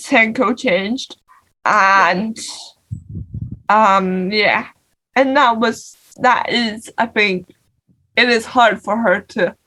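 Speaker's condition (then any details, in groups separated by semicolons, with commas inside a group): Cerebral palsy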